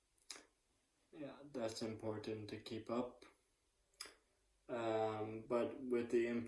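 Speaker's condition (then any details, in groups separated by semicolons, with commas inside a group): ALS; speech improved, slow and slurred when tired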